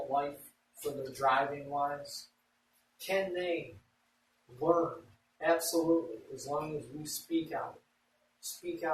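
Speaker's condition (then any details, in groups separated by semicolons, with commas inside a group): No condition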